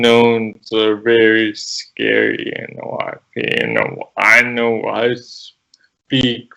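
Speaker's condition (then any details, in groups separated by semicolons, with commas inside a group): Cerebral palsy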